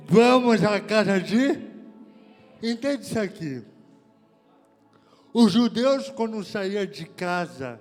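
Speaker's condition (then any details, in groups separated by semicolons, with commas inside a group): Cerebral palsy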